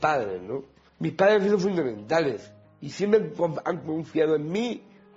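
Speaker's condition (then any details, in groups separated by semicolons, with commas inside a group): Down syndrome; present from birth; 43 years old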